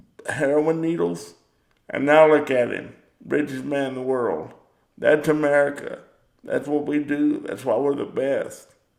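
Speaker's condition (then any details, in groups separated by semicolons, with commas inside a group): Cerebral palsy; power wheelchair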